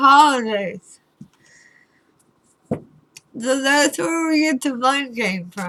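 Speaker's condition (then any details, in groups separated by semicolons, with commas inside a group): Throat cancer radiation damage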